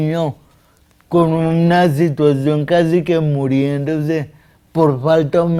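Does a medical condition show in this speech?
Yes: cerebral palsy; difficulty speaking.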